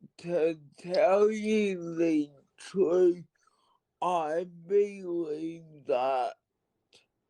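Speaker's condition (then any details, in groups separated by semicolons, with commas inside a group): Cerebral palsy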